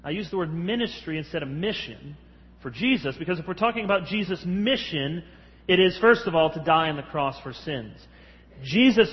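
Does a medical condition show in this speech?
No.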